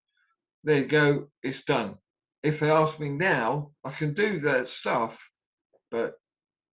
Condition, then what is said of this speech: Aphasia. And the speech has slowly been getting better. There are still mistakes like numbers and calendars.